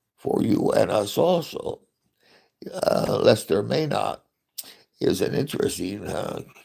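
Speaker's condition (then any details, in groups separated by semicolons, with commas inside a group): Parkinson's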